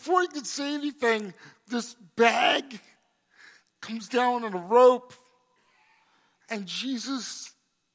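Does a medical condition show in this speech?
Yes: cerebral palsy; congenital.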